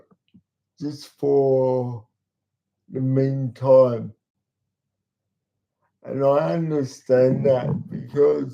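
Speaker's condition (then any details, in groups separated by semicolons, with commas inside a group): Cerebral palsy; talks slowly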